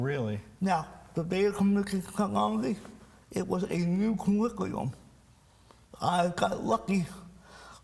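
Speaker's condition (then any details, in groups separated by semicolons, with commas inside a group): Cerebral palsy; speech impairment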